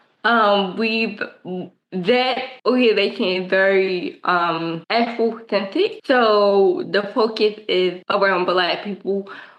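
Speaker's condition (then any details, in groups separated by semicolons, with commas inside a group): Cerebral palsy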